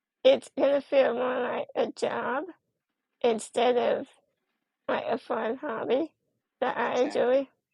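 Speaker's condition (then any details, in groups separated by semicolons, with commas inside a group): Spinal muscular atrophy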